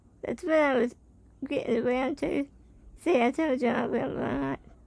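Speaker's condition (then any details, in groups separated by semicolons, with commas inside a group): Spinal muscular atrophy type 2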